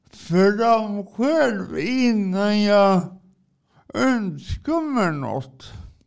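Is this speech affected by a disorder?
Yes: cerebral palsy; drives adapted car.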